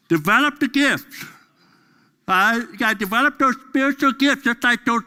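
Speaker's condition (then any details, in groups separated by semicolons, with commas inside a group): Deafness; deaf during school years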